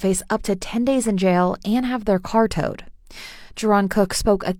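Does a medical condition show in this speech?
No.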